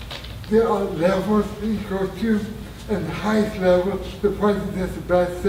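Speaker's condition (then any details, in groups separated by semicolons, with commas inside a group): Traumatic brain injury; near-fatal injury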